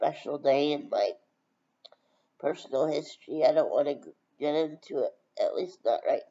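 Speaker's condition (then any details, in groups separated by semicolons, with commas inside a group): Brain injury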